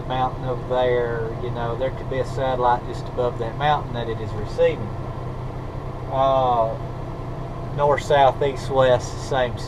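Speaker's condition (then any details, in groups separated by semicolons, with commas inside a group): No condition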